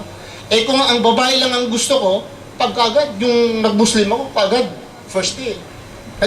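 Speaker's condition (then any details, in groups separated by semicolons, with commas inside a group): No condition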